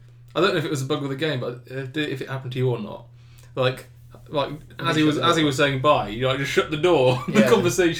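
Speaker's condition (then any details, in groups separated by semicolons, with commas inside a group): No condition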